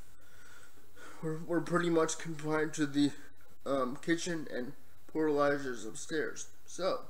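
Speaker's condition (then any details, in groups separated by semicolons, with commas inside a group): Cerebral palsy, spastic diplegia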